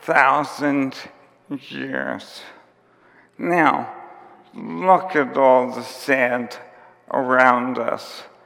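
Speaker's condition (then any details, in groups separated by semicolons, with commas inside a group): ALS; symptoms began about four years before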